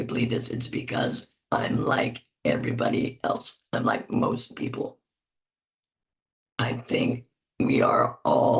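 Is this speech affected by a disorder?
Yes: laryngectomy; voice box removed, tracheal neck stoma.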